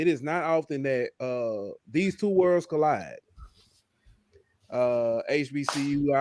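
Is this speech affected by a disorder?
No.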